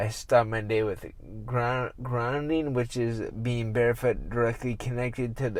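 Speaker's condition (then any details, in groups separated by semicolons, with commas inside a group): Traumatic brain injury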